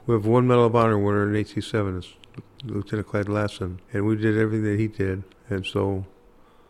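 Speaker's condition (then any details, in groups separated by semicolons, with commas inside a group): Parkinson's; hard time walking and talking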